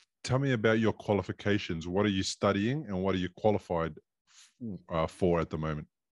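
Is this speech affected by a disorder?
No.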